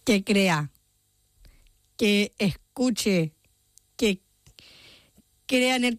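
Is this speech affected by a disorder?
Yes: Down syndrome; genetic condition; age 30.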